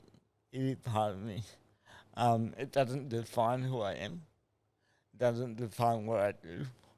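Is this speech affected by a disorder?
Yes: cerebral palsy.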